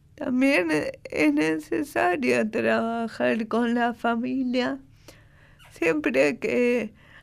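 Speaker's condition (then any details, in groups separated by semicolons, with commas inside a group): Cerebral palsy; manner of speaking and moving affected, prompting others' prejudice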